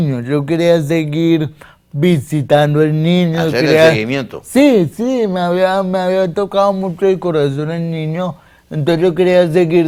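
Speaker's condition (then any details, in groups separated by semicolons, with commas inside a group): Cerebral palsy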